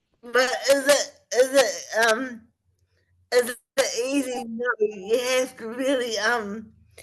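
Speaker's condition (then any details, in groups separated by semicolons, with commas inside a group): Spastic cerebral palsy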